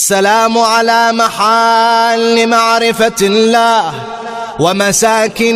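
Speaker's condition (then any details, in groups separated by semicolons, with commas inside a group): No condition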